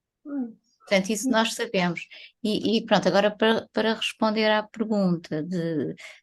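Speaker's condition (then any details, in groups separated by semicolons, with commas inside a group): No condition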